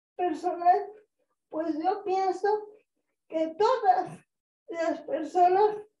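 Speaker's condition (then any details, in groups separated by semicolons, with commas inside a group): Cerebral palsy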